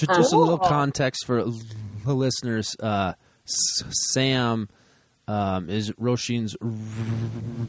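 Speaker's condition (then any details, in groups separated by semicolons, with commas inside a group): Stuttering; stutter since childhood, fluency-focused therapy as child, later acceptance-based therapy, now less of a communication barrier; struggling more lately, tells self to let go of fluency; long blocks, prolonged stutters on single sounds, much blocking at recent wedding; repeated sounds, prolonged sounds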